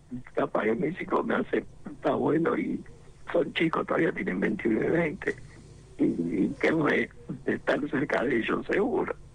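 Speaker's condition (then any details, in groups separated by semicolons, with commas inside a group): Laryngectomy, esophageal speech; four complicated operations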